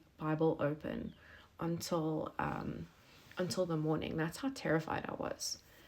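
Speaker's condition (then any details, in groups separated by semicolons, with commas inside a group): No condition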